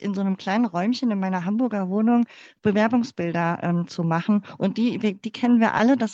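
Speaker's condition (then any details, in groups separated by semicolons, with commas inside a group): Cleft palate; congenital, born in former GDR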